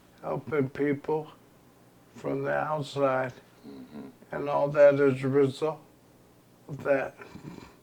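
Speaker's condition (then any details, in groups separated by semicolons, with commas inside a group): ALS; progressive terminal illness; diagnosed within last year, losing mobility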